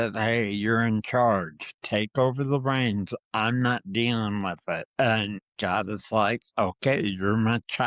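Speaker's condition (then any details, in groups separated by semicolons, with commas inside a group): Parkinson's disease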